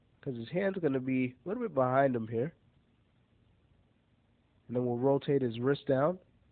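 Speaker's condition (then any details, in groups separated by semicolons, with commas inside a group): No condition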